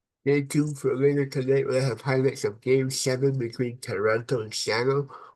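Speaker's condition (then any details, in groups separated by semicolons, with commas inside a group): Cerebral palsy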